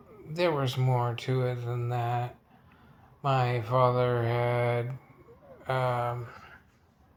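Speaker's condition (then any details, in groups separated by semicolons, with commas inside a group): Multiple sclerosis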